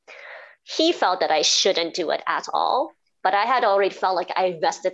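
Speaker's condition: Cleft palate and cleft lip; now clear

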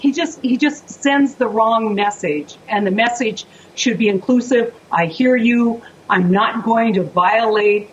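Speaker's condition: No condition

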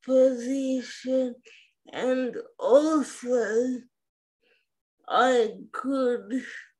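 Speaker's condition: Spastic quadriplegic cerebral palsy; in 40s, accidental spasm, hit host during recording

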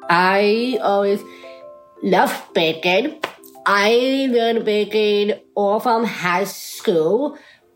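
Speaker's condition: Down syndrome; congenital, extra chromosome, body and brain develop differently; adult, age 31

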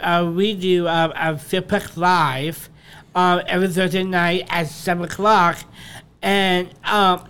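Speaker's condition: Down syndrome; congenital, extra 21st chromosome, newborn intestine blockage surgery, infant open heart surgery for two holes; adult, public speaker

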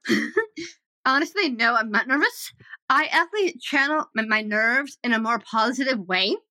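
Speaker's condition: Down syndrome; developmental disability

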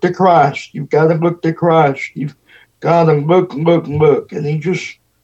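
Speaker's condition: Cerebral palsy; wheelchair user

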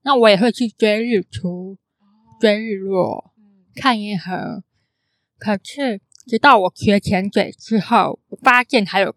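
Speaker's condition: Congenital hearing impairment; can sound sing-song

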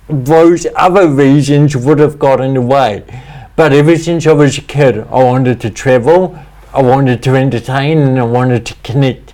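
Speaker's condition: Cerebral palsy; speech impediment, talks funny

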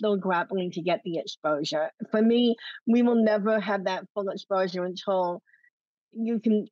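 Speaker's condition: Cleft lip and palate; adult

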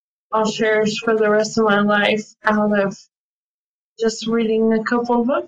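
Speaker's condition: ALS; attends ALS clinic

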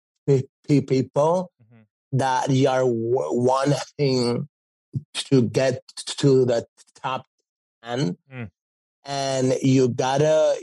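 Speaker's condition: Stutter; fluent when singing; stutter goes away when singing; repeated sounds, prolonged sounds, blocks

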